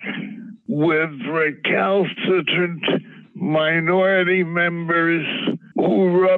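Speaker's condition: Parkinson's disease

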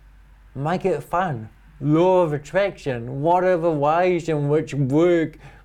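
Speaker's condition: Cerebral palsy; present from birth, physical disability affecting messages travelling around body, affects walking; speech impediment, talks funny

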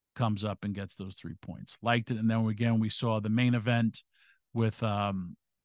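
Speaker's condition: No condition

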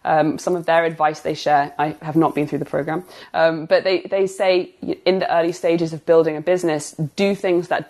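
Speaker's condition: No condition

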